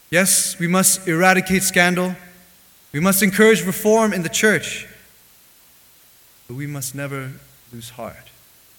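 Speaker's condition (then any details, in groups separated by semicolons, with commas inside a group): No condition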